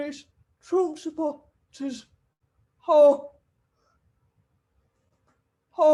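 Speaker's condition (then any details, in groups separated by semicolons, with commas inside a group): Cerebral palsy; wheelchair user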